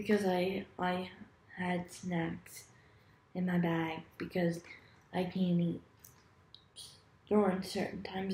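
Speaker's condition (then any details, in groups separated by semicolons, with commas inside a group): Cerebral palsy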